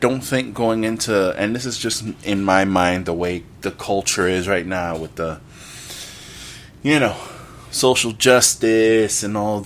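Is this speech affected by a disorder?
No.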